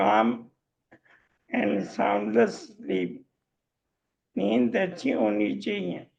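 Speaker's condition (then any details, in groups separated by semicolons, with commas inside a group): Motor neurone disease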